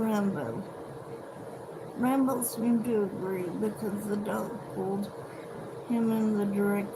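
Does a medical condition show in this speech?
Yes: cerebral palsy.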